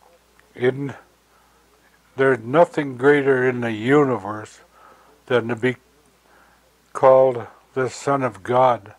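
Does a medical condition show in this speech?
Yes: stroke; stroke at age 78, trembling hands, fell and broke hip, arterial aneurysm found on x-rays, surgery; convalescing at home after aneurysm surgery, could not walk for a while, even with walker; slurred speech after stroke, hard time finding words, shaky voice.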